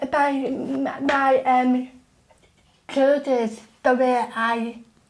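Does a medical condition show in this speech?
Yes: Down syndrome; present from birth, extra large tongue and very poor muscle tone noted at birth.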